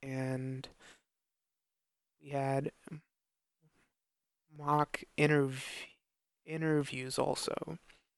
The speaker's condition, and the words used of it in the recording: Stuttering. Accept the fact that I'm probably always going to have a stutter, accept the fact that, you know, I'm not perfectly fluent